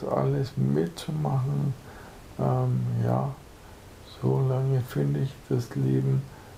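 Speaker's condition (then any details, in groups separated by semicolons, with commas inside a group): Amyotrophic lateral sclerosis; motor neuron degeneration with muscle wasting, spreading gradually on left side; progressing especially fast per female doctor, no strength in left hand, early tongue muscle wasting; slightly altered articulation from early tongue muscle wasting, possibly audible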